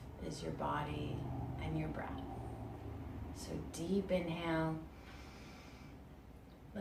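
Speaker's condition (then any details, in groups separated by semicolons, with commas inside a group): No condition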